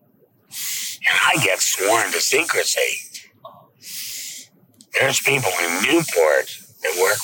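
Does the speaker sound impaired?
Yes: laryngectomy; esophageal speech.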